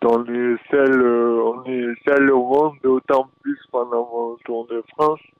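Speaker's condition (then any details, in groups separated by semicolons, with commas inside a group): Dystonia; present since birth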